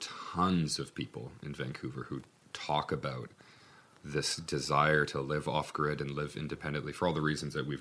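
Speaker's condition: No condition

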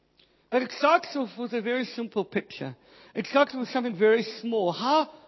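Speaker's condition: Cleft palate, Pierre Robin syndrome; congenital cleft palate

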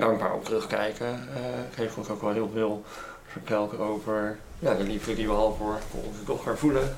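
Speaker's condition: Cleft lip; cleft audible in way of speaking

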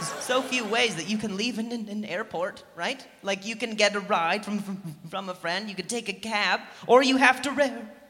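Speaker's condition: Stutter; audible stuttering during stand-up, called pretty bad by an audience member; repeated sounds, repeated words, prolonged sounds

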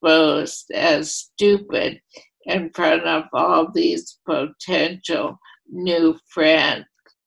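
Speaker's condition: ALS, primary lateral sclerosis; voice affected

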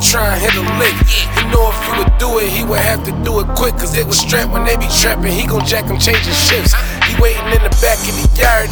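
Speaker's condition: No condition

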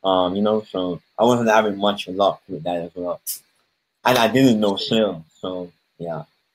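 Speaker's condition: Cleft palate; speech impediment since birth

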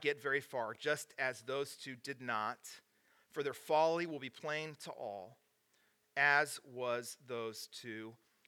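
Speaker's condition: No condition

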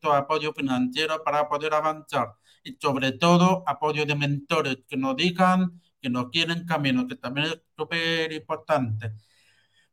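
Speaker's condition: Hearing loss with cochlear implant; cochlea dead

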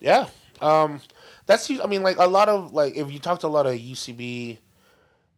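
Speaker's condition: No condition

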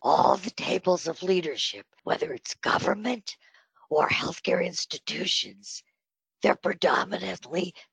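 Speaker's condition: Spasmodic dysphonia; on Botox treatment

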